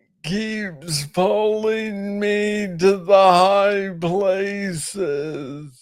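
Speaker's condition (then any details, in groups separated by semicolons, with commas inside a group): Parkinson's disease; speaks slowly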